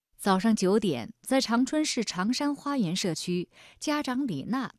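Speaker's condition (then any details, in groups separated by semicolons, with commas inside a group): No condition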